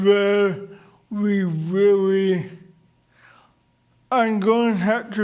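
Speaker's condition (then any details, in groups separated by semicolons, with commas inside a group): Cerebral palsy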